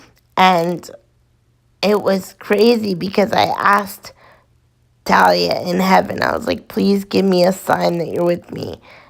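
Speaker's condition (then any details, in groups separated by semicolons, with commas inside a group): Cerebral palsy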